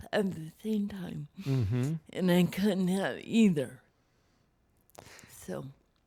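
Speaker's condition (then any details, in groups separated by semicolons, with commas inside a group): Cerebral palsy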